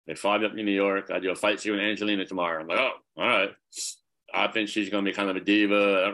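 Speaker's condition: Cleft palate; congenital, severe

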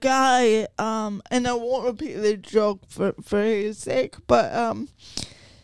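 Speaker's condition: Cerebral palsy

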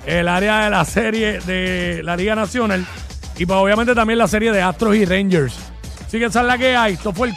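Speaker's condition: No condition

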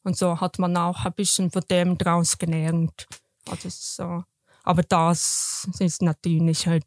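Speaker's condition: Deafness, congenital; raised oral, intensive hearing and speech therapy, lip reading, felt therapist's vibrations to learn sounds

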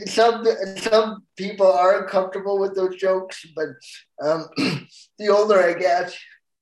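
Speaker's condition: Cerebral palsy; full-time wheelchair user

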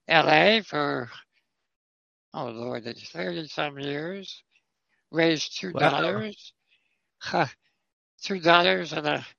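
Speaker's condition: Spinal muscular atrophy type 2; about 60 years since onset, uses Dragon voice to text

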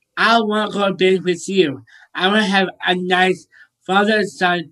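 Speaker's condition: Down syndrome; heart defect with two holes

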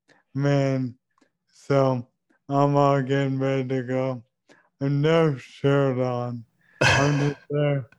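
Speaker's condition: ALS; 2 years since diagnosis

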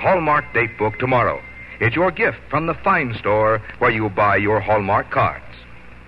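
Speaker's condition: No condition

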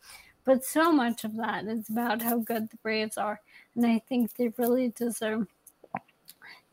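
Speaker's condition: ALS; young onset, young woman living with ALS; still working as much as before diagnosis

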